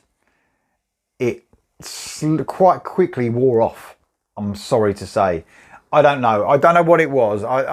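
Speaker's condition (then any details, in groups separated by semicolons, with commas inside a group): No condition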